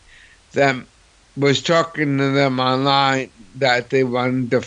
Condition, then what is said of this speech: Cerebral palsy. Like, I hear New York, but I don't hear, like, classic CP spastic voice.